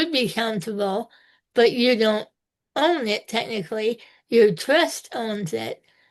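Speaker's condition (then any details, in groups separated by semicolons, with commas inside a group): Spinal muscular atrophy type two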